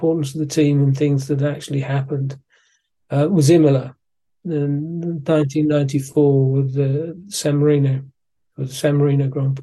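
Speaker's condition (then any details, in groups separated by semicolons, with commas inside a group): Parkinson's disease; physiotherapy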